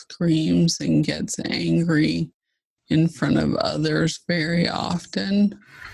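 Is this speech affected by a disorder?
Yes: ALS (Lou Gehrig's disease).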